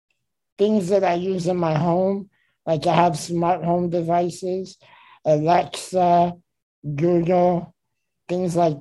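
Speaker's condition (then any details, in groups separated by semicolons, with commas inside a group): Spinal muscular atrophy; type 2, from birth, wheelchair user, age 32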